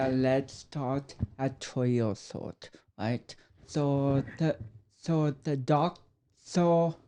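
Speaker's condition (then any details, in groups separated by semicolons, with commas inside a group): Cerebral palsy; affects speech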